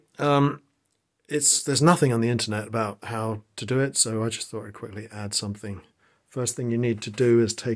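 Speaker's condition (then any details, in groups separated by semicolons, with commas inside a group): No condition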